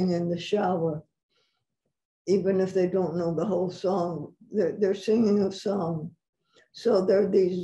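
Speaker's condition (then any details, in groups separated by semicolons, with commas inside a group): Parkinson's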